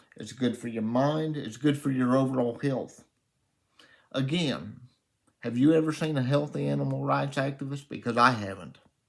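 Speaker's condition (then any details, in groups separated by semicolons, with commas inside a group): Cerebral palsy; reports speaking clearly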